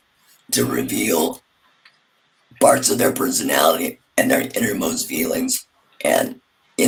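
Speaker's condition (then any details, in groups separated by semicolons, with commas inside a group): Laryngectomy; several years since surgery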